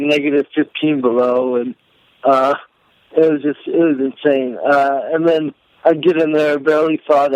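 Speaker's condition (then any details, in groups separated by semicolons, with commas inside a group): Cerebral palsy; may sound drunk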